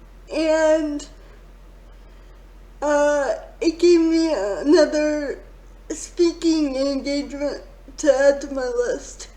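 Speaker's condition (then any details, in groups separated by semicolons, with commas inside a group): Quadriplegic cerebral palsy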